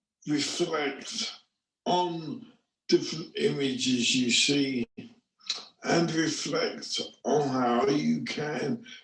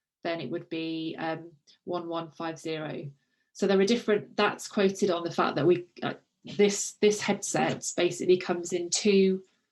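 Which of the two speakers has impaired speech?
The first: brain injury; severe traumatic, from a fall; early after injury; communicating and listening difficult, speech practice with virtual reality.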